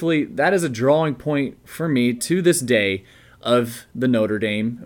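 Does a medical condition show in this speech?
No.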